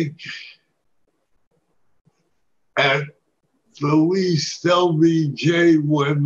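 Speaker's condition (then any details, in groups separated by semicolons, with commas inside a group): Parkinson's disease; medical cannabis treatment for years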